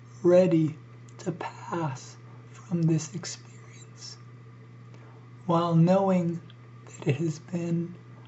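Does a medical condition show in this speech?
Yes: ALS; neurodegenerative, physical function lost; breathing increasingly difficult.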